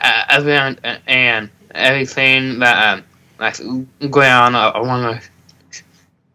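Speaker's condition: Down syndrome

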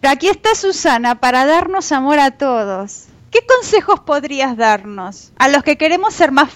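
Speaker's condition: No condition

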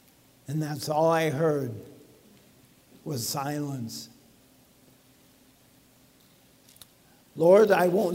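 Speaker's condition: ALS; talking a little bit funny

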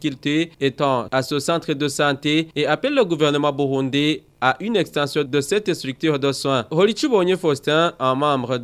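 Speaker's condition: No condition

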